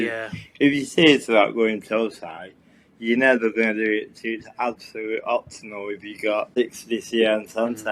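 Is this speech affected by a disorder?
Yes: cerebral palsy.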